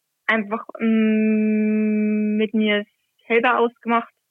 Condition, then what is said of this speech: Stuttering. Natürlich war es nicht stotterfrei, um Gottes Willen